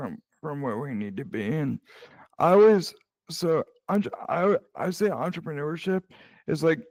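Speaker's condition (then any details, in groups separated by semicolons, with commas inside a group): Cerebral palsy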